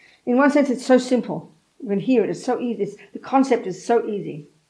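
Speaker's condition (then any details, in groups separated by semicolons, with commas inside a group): No condition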